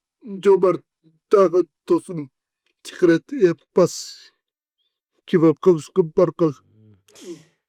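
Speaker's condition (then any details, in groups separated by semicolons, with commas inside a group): Cerebral palsy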